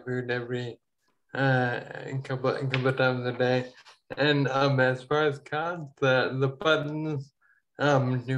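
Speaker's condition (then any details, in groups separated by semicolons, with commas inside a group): Ataxia; falls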